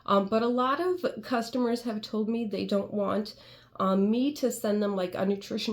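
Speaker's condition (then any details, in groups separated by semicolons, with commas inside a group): No condition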